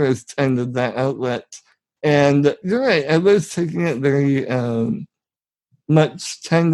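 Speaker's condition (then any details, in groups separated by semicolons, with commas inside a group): Spinal muscular atrophy; genetic, from birth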